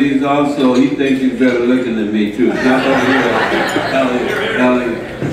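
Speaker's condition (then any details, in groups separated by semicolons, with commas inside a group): No condition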